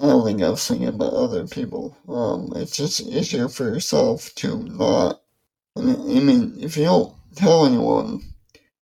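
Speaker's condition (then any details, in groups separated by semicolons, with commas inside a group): ALS; amyotrophic lateral sclerosis diagnosed August 2011 at age 27, symptoms began before diagnosis, progressive muscle weakness; about 10 years since diagnosis; affects mouth function, reading aloud affected, apologizes for speech, host takes over reading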